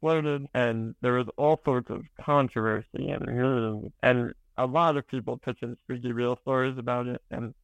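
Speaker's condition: Spinal muscular atrophy

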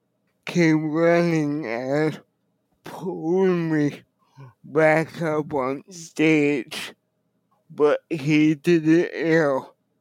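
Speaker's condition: Cerebral palsy; wheelchair user

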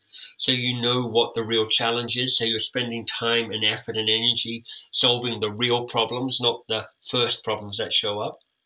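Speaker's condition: Cleft lip and palate; orthodontic treatment

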